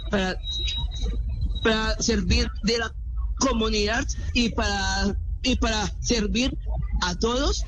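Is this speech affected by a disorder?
Yes: Down syndrome; 24 years old; frequent word and phrase repetitions, fillers, hesitations, fragmented sentences.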